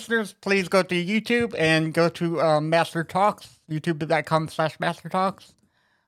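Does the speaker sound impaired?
Yes: cerebral palsy; right hand affected, limited use of right hand, left-handed; very low baritone voice, found via SingStar phone app.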